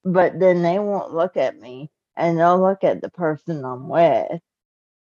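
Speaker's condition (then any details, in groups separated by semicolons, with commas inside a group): Cerebral palsy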